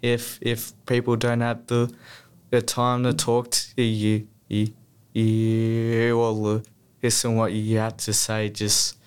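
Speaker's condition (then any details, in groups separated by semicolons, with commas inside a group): Stutter; childhood stutter, therapy grades 1-4, smooth speech at Box Hill Clinic 2 years from 14-15; repeated sounds, repeated words, prolonged sounds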